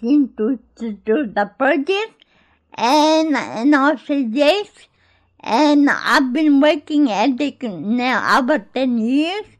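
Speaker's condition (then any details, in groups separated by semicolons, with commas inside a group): Cerebral palsy; born in Greece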